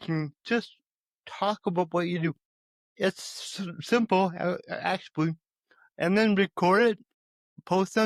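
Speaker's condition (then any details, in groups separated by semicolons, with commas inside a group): Cerebral palsy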